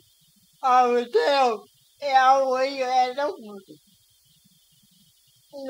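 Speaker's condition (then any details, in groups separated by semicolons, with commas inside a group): Cerebral palsy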